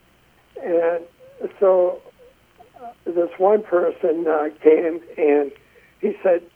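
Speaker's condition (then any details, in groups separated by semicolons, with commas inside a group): Essential tremor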